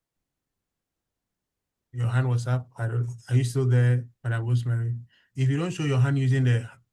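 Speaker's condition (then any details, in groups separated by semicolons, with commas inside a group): No condition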